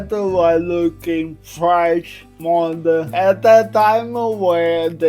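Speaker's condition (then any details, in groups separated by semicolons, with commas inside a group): Cerebral palsy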